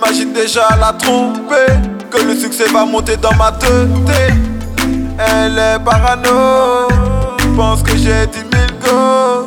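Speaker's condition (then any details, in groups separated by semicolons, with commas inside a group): No condition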